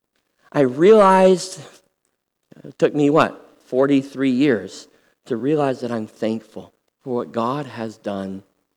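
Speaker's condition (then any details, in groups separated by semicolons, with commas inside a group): Cleft lip and palate; congenital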